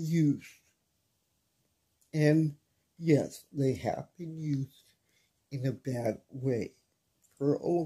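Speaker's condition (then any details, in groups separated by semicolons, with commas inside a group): Athetoid cerebral palsy; speech, wheelchair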